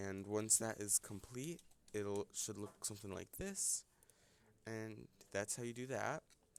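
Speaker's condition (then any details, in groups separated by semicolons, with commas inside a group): No condition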